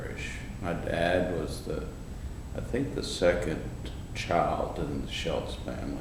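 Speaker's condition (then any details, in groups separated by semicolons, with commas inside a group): No condition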